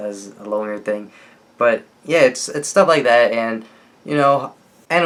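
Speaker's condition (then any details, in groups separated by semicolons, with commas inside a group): No condition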